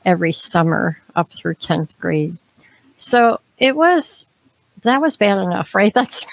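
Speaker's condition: Cleft palate; congenital, extremely severe, no nose, no upper lip, trachea issues, experimental plastic surgery; unclear speech at school age, early extreme breathing difficulties, feeding problems

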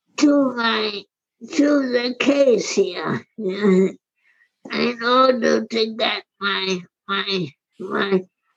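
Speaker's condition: Primary lateral sclerosis; wheelchair

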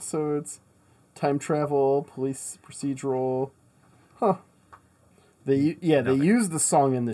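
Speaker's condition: No condition

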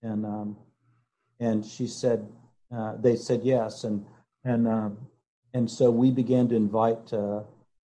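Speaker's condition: No condition

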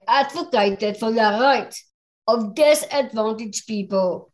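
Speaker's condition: Down syndrome; extra chromosome 21, congenital, present since birth, a little slower than others; age 40; English is second language

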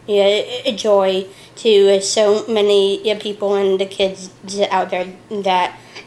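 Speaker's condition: Down syndrome; age 34

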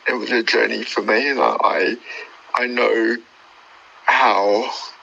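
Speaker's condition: Cerebral palsy; died twice at birth

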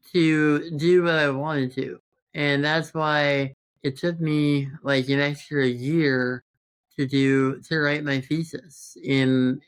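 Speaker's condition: Congenital muscular dystrophy; present since birth

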